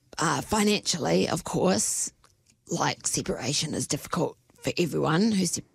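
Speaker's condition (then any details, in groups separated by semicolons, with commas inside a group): Spasmodic dysphonia; lifelong, onset within months after prolonged stress settled, brain-to-voice-box neurological pathway interrupted, prior speech therapy; voice does weird stuff, hard to get right, audibly worse near end of Botox cycle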